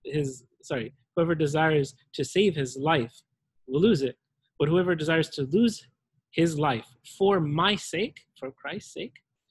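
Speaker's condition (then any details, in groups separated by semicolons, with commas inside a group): No condition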